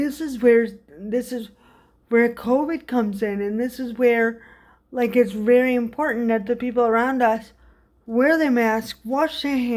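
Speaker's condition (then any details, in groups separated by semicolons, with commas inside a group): Cerebral palsy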